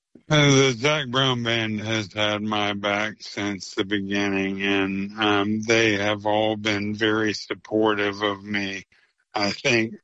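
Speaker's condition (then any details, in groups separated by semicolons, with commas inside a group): ALS; slower progression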